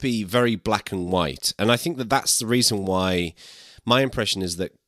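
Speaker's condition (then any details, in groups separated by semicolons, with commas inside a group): No condition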